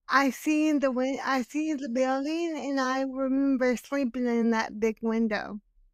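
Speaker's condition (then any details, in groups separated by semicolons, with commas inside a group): Cerebral palsy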